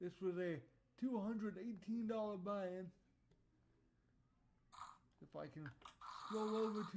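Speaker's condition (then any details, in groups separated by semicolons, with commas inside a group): Cerebral palsy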